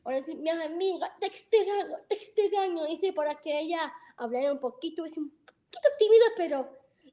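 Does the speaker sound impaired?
Yes: Down syndrome; present from birth.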